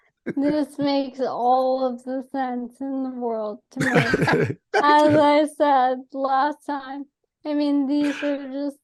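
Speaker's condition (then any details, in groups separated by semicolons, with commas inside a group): ALS; atypical case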